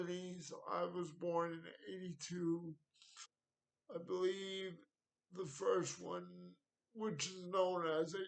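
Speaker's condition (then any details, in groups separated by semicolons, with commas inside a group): Cerebral palsy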